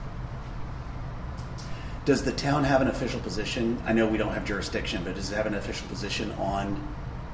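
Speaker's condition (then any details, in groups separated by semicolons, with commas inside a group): No condition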